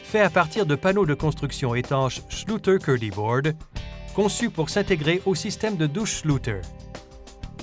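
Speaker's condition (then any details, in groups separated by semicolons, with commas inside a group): No condition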